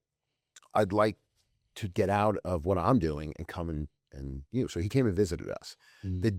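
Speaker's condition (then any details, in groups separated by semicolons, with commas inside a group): No condition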